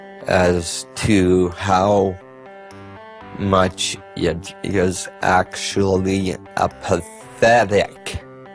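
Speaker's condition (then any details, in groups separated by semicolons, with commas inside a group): Multiple sclerosis; after a few puffs of marijuana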